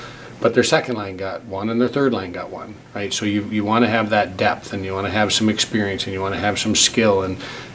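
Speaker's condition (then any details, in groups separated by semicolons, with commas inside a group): No condition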